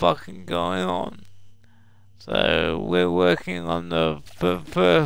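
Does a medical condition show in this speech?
Yes: cerebral palsy.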